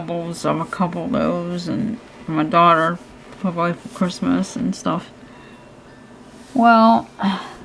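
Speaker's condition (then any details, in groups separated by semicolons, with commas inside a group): Cerebral palsy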